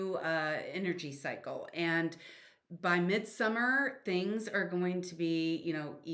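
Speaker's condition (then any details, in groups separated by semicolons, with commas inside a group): No condition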